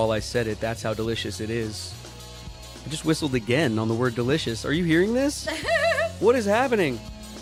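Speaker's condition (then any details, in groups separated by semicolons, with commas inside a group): No condition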